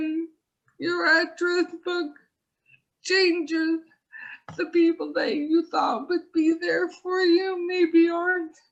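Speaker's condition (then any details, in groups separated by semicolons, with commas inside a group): ALS; speech affected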